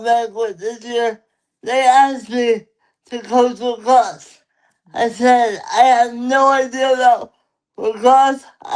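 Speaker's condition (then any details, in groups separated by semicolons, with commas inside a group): Cerebral palsy; lifelong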